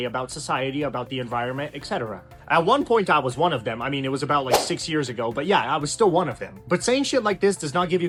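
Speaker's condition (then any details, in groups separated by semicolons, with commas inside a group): No condition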